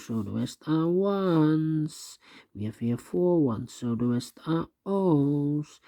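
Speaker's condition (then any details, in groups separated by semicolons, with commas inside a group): No condition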